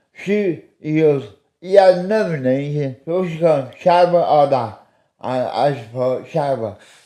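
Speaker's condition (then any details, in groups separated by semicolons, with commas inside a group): Medication-induced speech impediment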